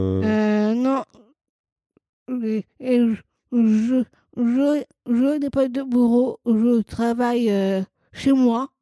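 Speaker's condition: Down syndrome, trisomy 21

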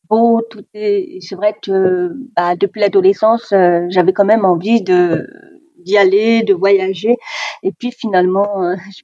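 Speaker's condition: Deafness, severe; oralist, uses some sign language

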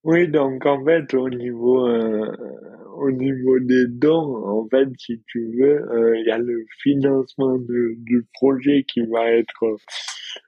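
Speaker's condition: Dystonia; rare neurological dystonia

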